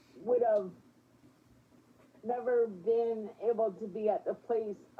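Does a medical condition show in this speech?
Yes: spastic quadriplegic cerebral palsy.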